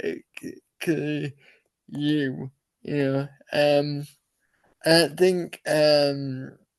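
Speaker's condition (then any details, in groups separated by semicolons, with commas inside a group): Cerebral palsy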